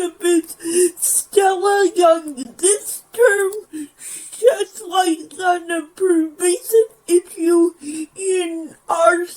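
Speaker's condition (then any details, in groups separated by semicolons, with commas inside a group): Physical speech impairment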